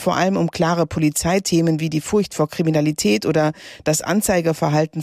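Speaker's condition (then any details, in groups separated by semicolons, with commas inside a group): No condition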